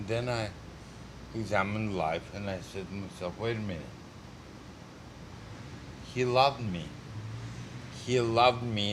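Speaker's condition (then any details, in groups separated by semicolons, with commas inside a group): Multiple sclerosis; diagnosed at age 17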